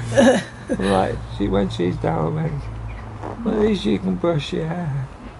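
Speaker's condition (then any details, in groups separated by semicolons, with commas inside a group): Motor neurone disease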